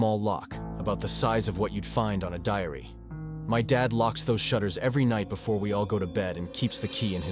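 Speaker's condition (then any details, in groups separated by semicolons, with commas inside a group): No condition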